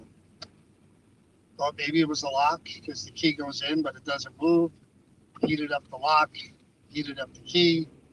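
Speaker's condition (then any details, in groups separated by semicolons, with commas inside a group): No condition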